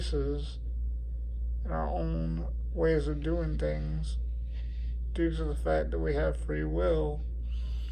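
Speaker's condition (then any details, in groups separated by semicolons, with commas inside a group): Cerebral palsy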